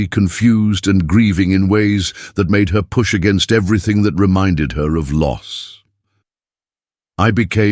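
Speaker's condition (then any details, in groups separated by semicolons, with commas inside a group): No condition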